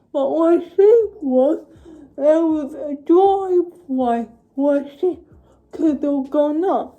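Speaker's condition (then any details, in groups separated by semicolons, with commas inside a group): Cerebral palsy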